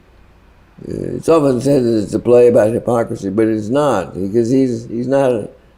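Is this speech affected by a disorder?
Yes: Parkinson's; worsening, often debilitating.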